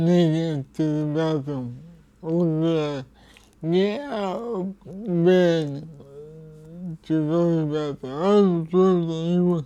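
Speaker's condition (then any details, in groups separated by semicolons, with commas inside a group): Cerebral palsy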